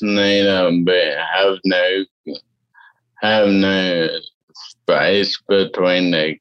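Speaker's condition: Cerebellar ataxia; wheelchair user since

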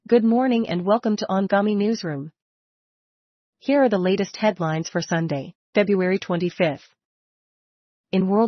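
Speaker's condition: No condition

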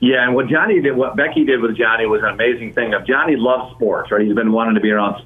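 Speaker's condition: No condition

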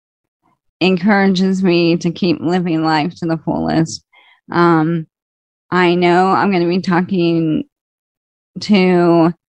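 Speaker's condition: ALS, slow progressing

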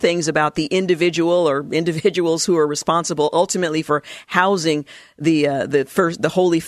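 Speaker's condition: No condition

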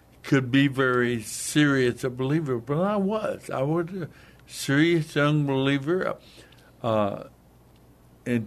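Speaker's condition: Hemorrhagic stroke, hemorrhagic, basal ganglia

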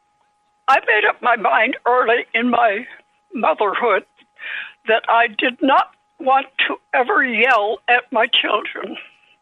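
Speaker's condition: Parkinson's disease; developed after stroke and its aftermath, causes tremors, wrote book with one finger

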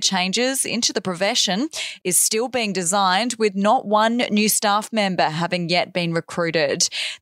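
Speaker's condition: No condition

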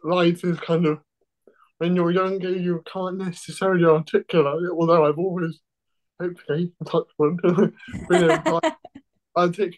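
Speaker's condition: Cerebral palsy

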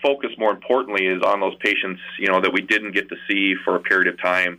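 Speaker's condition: No condition

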